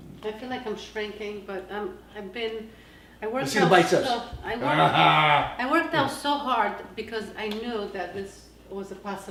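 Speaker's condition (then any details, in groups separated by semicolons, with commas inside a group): No condition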